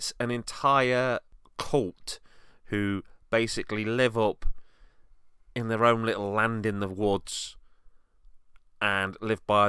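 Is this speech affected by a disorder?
No.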